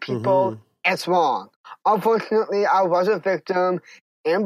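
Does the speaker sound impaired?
Yes: Down syndrome; congenital.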